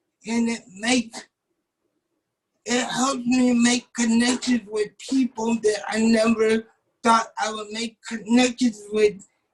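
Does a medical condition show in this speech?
Yes: cerebral palsy; uses wheelchair.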